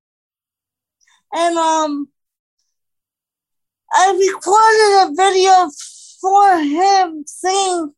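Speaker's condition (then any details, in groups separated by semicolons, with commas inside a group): Cerebral palsy; 28 years old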